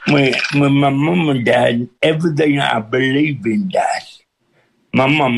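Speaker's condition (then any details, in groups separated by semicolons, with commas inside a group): Cerebral palsy with speech impediment; listeners adjust within minutes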